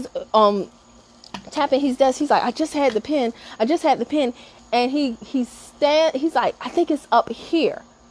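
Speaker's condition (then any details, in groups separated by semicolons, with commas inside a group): No condition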